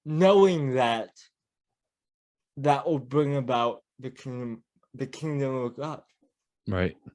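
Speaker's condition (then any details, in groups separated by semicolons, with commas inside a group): Cerebral palsy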